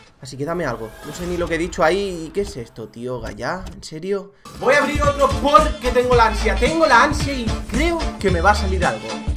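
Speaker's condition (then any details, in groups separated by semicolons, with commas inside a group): No condition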